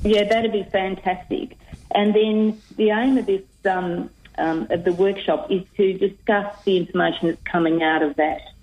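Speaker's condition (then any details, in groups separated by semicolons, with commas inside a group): No condition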